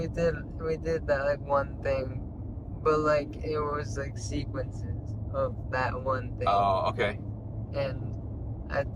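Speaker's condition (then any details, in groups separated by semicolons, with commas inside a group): Traumatic brain injury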